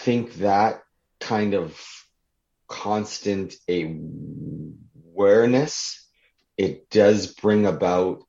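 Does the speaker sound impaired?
Yes: stuttering; stutter since childhood, ongoing as adult; unpredictable which words will be hard to say, constant ambush, words felt physically throughout body; here prolonged sounds, blocks.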